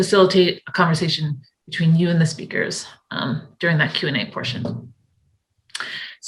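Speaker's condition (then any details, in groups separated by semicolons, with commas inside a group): No condition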